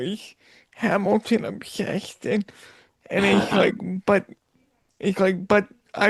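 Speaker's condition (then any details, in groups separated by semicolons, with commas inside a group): Cerebral palsy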